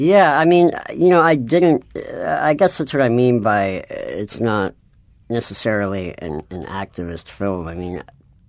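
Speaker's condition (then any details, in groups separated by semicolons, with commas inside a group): Cleft palate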